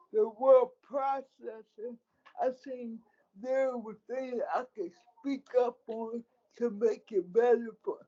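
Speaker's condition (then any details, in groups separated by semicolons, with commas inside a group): Cerebral palsy; speech affected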